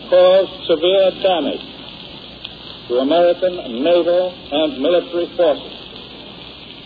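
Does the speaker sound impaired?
No.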